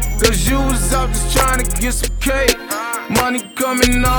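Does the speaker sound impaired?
No.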